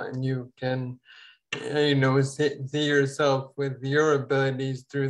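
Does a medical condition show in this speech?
Yes: ataxia; falls.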